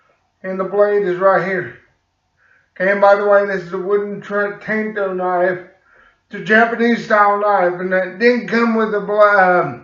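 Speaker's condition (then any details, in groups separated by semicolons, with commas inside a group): Cerebral palsy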